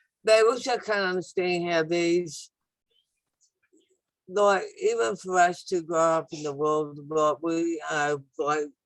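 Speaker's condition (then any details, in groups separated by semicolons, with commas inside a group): Acquired brain injury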